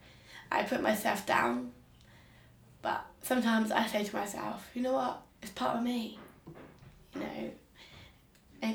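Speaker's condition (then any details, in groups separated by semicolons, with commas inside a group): Down syndrome; Down syndrome since birth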